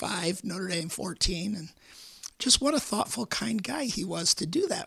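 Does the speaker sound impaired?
Yes: repeated vocal cord surgery; 19 vocal cord surgeries, 25 surgeries total, Hodgkin's lymphoma diagnosed at age 36, cancer three times; few weeks after 19th vocal cord surgery at University of Michigan.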